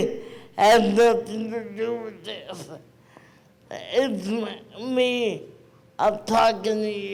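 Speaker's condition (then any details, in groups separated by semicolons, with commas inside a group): Cerebral palsy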